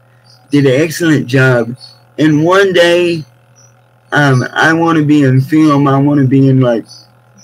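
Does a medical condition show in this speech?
Yes: cerebral palsy.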